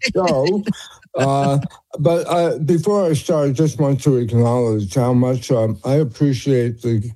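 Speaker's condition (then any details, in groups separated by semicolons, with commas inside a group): Tongue cancer; slurred speech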